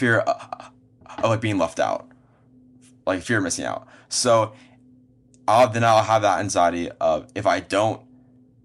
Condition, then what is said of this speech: Stuttering. Definitely difficult, 'cause so saying my name is the hardest part.